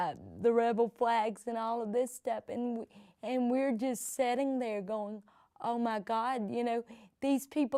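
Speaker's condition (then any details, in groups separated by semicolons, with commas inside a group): Cerebral palsy; present from birth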